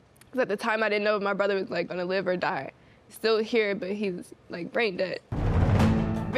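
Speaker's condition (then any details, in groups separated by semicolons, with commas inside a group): No condition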